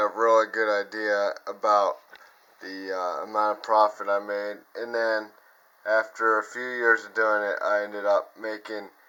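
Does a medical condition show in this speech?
Yes: cerebral palsy.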